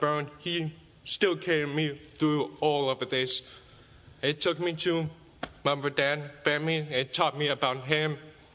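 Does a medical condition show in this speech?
Yes: deafness; deafness from early childhood in China, untreated ear infections, scar tissue in ears; speaks, understood by most people; deaf and mute as a child, now speaks.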